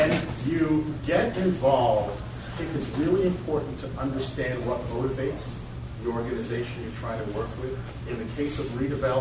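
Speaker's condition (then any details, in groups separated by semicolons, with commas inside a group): No condition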